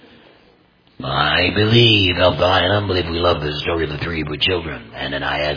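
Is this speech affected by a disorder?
Yes: total laryngectomy, complete laryngectomy, voice prosthesis; speaks through voice prosthesis, may cough while speaking, microphone setup worked out for him.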